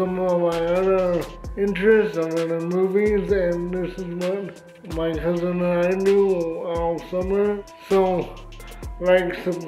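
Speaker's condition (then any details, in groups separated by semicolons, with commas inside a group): Cerebral palsy, spastic, severe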